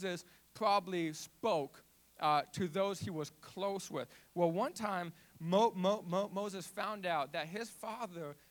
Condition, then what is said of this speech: Stuttering. There's not one thing I would change about me, my speech impediment, the past it has brought me through, because one, it has made me more dependent upon God.